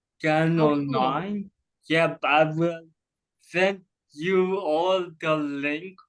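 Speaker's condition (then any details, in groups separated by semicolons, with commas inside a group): Cerebral palsy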